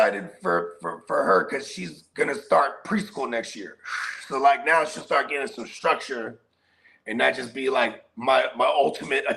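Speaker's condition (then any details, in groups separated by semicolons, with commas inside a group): No condition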